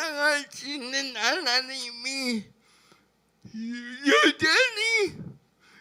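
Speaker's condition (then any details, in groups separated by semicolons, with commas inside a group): Brain lesion disability grade 1, severe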